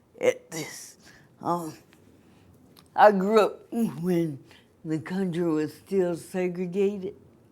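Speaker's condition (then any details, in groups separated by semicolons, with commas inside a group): Cerebral palsy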